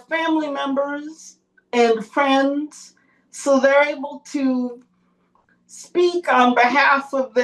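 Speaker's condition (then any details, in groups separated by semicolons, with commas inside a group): Cerebral palsy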